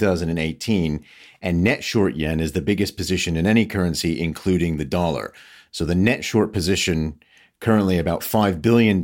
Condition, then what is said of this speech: None; typical speech.